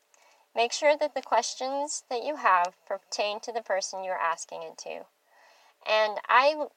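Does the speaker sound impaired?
Yes: bilateral cleft lip and palate; congenital; without partial air escapes to nasal passage, mushy unclear speech, could not roll r's, now improved.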